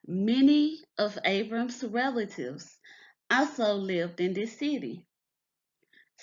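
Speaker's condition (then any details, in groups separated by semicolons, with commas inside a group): No condition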